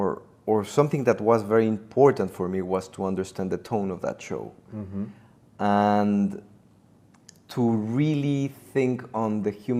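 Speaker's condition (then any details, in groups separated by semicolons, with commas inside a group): No condition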